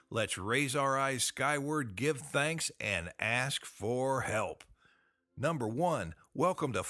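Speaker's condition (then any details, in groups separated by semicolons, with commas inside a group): No condition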